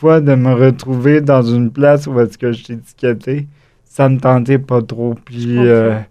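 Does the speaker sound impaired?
Yes: cerebral palsy; acquired, wheelchair user.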